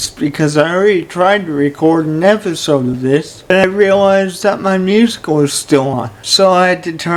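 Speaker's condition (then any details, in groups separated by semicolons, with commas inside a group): Cerebral palsy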